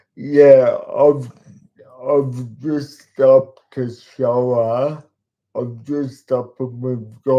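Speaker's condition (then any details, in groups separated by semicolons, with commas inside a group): Cerebral palsy; talks slowly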